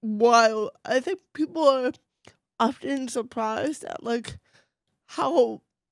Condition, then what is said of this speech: Cerebral palsy. And, and um, with me, it's basically only a voice and one of my hands.